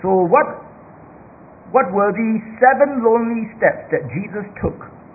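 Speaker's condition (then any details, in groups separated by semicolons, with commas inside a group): No condition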